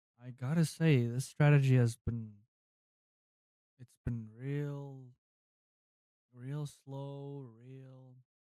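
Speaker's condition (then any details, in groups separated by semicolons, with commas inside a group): No condition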